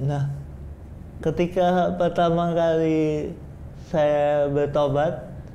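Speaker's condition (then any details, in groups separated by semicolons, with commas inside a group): Cerebral palsy; cerebral palsy, from birth, delivery error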